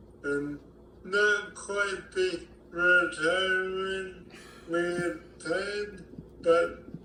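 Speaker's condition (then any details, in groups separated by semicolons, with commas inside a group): ALS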